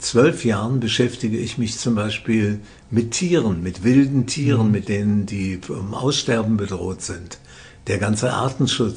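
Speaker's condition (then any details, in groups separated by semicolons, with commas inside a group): Parkinson's disease; diagnosed by a psychiatrist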